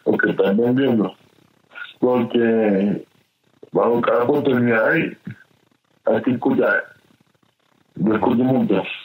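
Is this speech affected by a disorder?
Yes: cerebral palsy; from birth, delivery complications, affects movement and speech; great difficulty speaking, noticeable speech difficulty.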